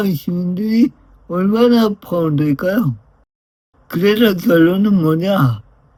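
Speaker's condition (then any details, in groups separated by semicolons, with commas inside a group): Brain lesion disability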